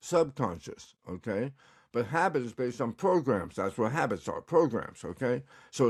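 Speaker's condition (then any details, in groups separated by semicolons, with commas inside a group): Tongue cancer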